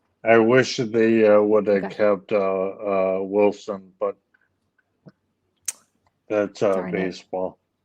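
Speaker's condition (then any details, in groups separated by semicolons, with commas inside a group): ALS; leg onset, later arm weakness; speech issues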